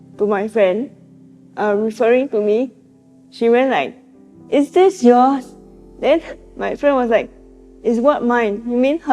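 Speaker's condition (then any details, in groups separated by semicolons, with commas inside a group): Cerebral palsy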